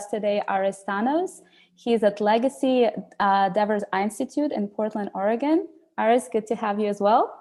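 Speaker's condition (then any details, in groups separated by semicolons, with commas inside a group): No condition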